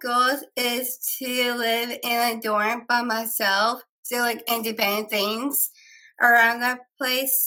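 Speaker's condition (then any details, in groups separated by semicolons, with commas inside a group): Down syndrome; three copies of 21st chromosome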